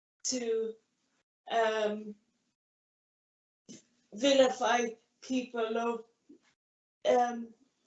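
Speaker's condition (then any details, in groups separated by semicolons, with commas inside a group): Cerebral palsy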